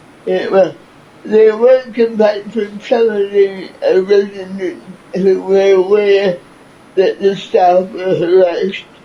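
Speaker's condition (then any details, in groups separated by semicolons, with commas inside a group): Cerebral palsy; from birth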